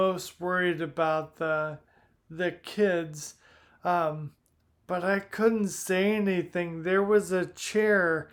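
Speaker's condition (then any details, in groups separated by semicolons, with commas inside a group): Primary lateral sclerosis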